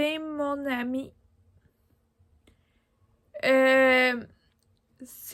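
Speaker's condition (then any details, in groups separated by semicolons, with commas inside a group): Ataxia; degenerative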